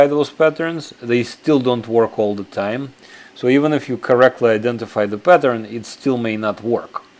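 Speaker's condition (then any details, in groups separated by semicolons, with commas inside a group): No condition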